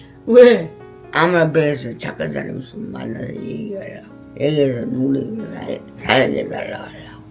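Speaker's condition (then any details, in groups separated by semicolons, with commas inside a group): Parkinson's disease; also dementia, over eighty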